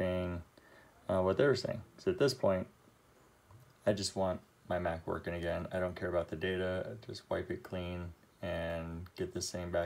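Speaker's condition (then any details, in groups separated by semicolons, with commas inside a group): No condition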